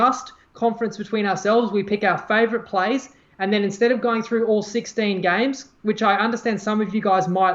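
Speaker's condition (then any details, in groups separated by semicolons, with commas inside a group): No condition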